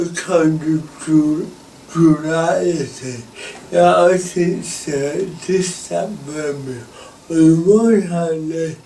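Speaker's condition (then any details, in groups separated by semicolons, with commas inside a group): Cerebral palsy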